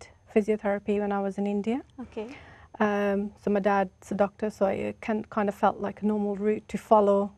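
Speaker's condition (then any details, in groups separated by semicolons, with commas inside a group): No condition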